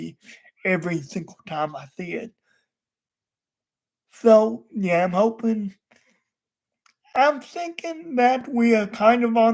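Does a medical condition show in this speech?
Yes: cerebral palsy.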